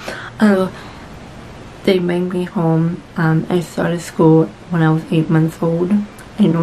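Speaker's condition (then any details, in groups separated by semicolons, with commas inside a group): Cerebral palsy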